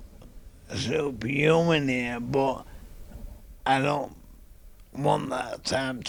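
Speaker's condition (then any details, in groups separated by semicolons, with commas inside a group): ALS; young onset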